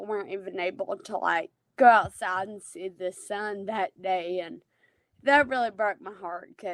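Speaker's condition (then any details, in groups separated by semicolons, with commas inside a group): Friedreich's ataxia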